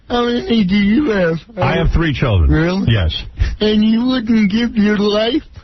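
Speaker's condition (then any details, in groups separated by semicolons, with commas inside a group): Cerebral palsy; speech impaired, speaks very slowly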